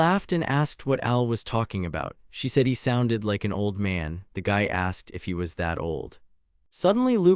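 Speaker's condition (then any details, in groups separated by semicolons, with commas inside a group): No condition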